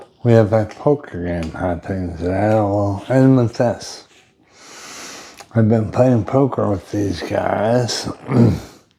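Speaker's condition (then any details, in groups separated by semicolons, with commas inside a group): Brain injury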